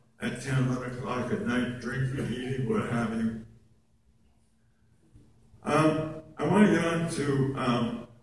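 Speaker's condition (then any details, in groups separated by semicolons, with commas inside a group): Oral cancer; base of tongue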